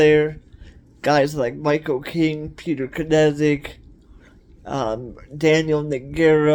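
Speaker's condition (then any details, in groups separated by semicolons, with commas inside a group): Cerebral palsy; cerebral palsy, wheelchair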